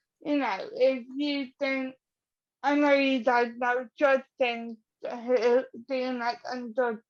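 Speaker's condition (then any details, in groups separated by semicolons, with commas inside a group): Cerebral palsy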